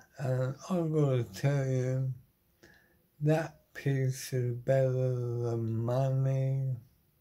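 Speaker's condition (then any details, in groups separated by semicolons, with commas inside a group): Motor neuron disease; terminal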